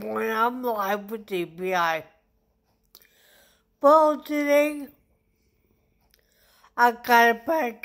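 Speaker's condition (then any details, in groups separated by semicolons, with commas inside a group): Traumatic brain injury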